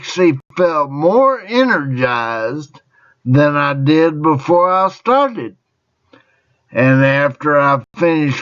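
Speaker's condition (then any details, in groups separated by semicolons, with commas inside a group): Traumatic brain injury; car crash, jaw shattered, multiple surgeries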